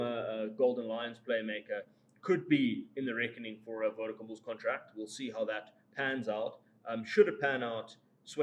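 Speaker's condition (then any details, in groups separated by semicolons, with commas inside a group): No condition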